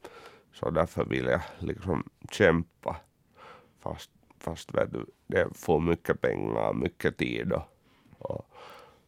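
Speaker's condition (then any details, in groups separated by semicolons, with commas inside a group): Cerebral palsy; electric wheelchair user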